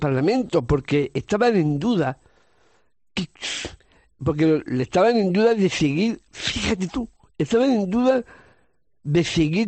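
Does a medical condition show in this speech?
Yes: Down syndrome; congenital.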